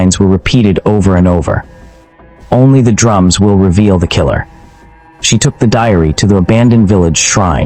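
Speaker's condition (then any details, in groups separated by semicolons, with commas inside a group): No condition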